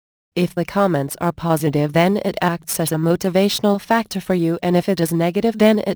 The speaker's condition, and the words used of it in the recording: None; typical speech.